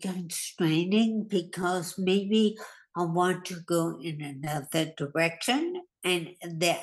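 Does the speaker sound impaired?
Yes: hemorrhagic stroke; right-handed.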